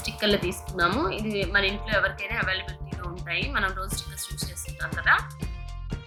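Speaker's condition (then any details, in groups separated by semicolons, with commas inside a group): No condition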